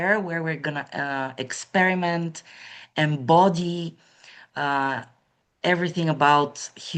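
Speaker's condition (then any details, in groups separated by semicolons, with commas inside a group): No condition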